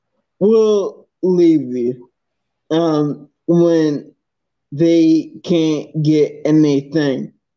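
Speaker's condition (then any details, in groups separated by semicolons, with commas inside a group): Multiple sclerosis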